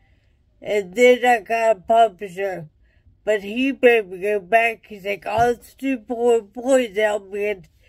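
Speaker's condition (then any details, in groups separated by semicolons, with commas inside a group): Traumatic brain injury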